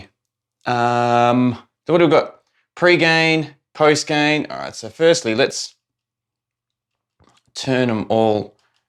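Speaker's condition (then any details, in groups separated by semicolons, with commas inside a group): No condition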